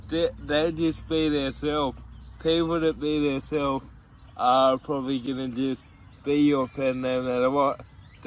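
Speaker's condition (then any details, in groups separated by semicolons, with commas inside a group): Cerebral palsy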